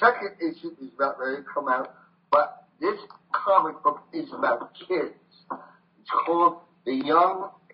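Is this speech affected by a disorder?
Yes: voice box damage from tracheostomy; brain injury from smoke inhalation, carbon monoxide poisoning, voice box damaged by medic's trach tube; cannot sing as before, ongoing voice challenge.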